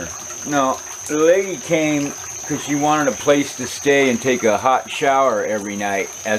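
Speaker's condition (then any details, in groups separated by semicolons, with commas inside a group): No condition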